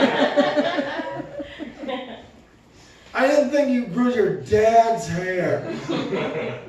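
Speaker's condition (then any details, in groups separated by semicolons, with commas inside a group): Cerebral palsy; movement disorder since childhood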